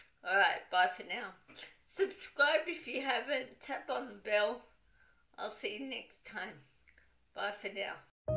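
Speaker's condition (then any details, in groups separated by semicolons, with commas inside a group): Cerebral palsy, dystonic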